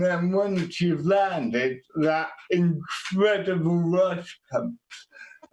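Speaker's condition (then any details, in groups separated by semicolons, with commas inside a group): Quadriplegic cerebral palsy; quadriplegic form, birth injury; diagnosed age 2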